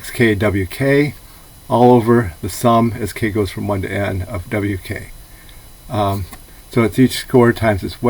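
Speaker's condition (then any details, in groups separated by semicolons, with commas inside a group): No condition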